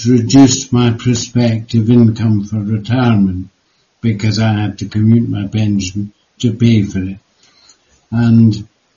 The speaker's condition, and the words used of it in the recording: Parkinson's disease. I have a tendency to slur my words, so I speak more slowly.